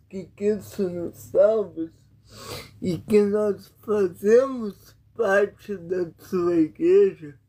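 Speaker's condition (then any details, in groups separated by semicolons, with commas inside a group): Paralysis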